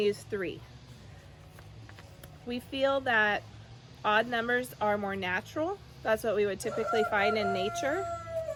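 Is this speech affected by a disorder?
No.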